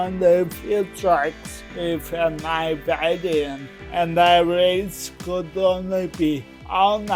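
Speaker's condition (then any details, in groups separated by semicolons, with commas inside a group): Cerebral palsy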